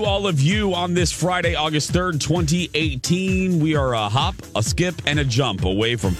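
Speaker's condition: No condition

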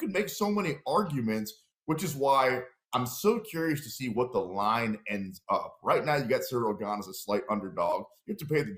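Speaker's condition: No condition

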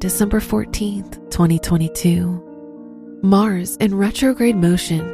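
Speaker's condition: No condition

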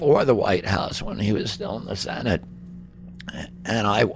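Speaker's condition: Spasmodic dystonia; voice affected

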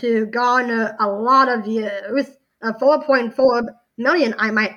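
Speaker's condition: Down syndrome

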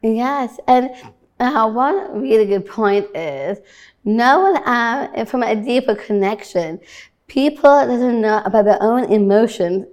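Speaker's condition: Down syndrome

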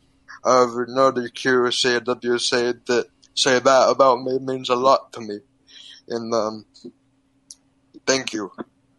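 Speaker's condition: Cerebral palsy, physical only

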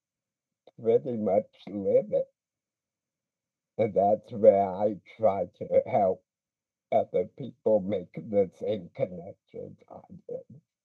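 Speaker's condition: Speech impediment

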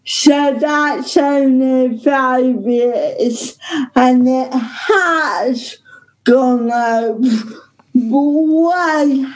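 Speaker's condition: Ataxic cerebral palsy; voice addressed in opening stand-up joke

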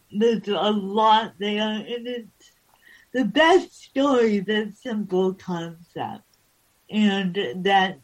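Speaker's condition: Cerebral palsy

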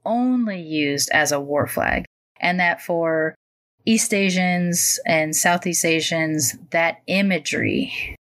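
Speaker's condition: No condition

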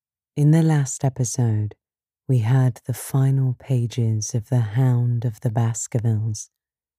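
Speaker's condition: No condition

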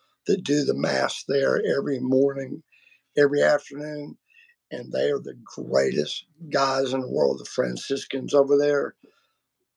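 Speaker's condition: Vocal cord surgery; including laser treatment

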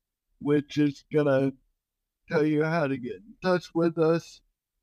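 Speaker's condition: Cerebral palsy

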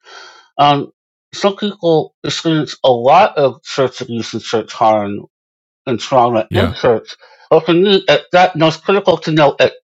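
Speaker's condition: Moebius syndrome; congenital

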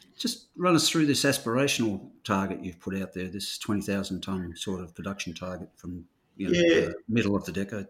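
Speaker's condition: No condition

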